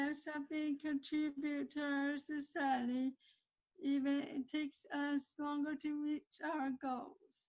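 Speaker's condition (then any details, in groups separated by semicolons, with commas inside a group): Cerebral palsy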